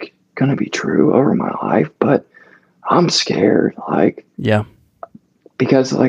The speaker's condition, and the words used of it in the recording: Spasmodic dysphonia. And every time I try to do it, that do something that would be helpful, I get literally blocked.